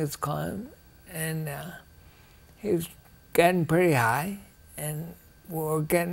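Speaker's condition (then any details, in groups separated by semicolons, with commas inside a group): Ataxia; rare, progressive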